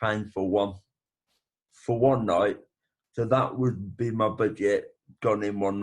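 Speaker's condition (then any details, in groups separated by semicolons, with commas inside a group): Brain bleed with facial paralysis; needed NG tube after bleed, jaw tightness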